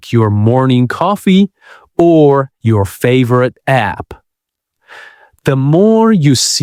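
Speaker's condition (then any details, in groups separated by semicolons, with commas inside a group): No condition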